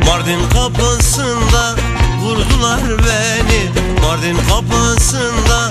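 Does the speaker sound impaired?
No.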